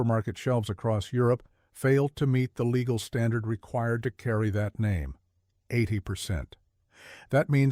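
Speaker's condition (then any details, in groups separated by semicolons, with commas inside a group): No condition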